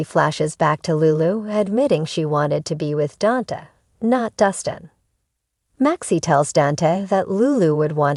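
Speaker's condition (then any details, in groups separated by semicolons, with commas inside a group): No condition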